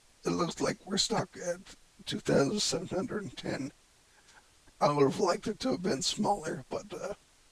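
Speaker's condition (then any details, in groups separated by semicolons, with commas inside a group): Cerebellar ataxia from brain tumour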